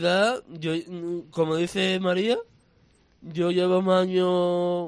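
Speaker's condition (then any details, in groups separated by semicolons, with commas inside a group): Down syndrome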